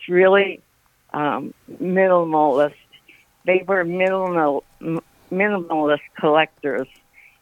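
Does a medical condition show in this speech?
Yes: Parkinson's; recent onset.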